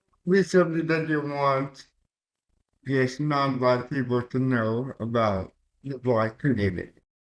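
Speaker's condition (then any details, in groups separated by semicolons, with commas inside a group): Cerebral palsy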